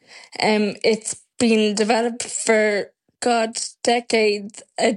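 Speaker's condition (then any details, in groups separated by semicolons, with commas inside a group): Friedreich's ataxia; onset age 12, walking aid within a year, wheelchair bound by end of secondary school; progressive, about 16 years since onset, no medication, reactive physio, speech therapy only; speech drastically declining yearly, voice recorded for future synthetic voice, swallow worsening, dysphagia cups, straws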